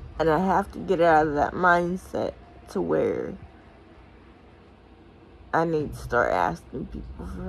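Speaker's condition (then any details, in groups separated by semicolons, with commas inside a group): Cerebral palsy; sounds out of breath after therapy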